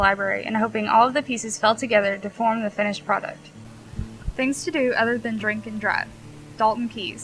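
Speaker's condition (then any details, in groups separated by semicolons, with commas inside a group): No condition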